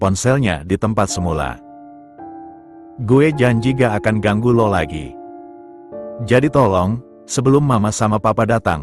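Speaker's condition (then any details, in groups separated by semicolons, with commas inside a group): No condition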